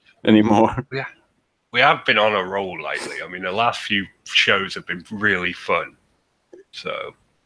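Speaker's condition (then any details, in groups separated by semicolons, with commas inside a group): No condition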